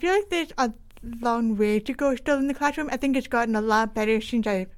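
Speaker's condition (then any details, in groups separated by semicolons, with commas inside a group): Deaf with cochlear implant, congenital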